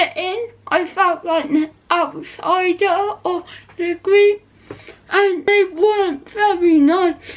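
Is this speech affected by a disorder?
Yes: cerebral palsy; not quadriplegic.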